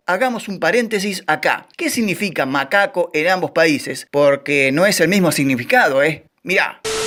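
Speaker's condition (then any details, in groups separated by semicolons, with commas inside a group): No condition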